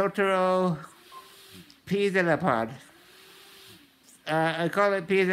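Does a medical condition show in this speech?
Yes: muscular dystrophy, Duchenne.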